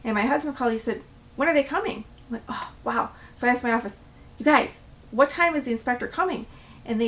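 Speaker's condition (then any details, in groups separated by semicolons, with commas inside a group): No condition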